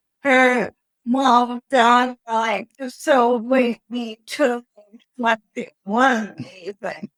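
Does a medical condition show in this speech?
Yes: cerebral palsy; wheelchair.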